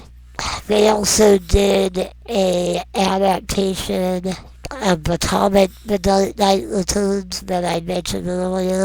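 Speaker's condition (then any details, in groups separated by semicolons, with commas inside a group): Non-progressive muscular dystrophy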